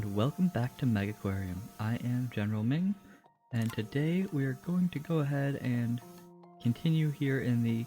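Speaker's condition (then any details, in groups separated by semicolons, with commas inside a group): No condition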